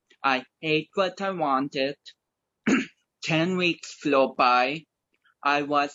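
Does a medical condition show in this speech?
Yes: cerebral palsy; cause: slightly wrapped around neck, affects balance, speech, coordination, childhood walker, wheelchair, crutches, leg braces, helmet, frequent falls; age 31, free of helmet and braces.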